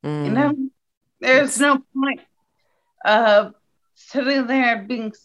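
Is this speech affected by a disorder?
Yes: ataxia; stroke during benign brainstem tumor surgery at 26, right side numb, wheelchair one year; had speech, physical and occupational therapy.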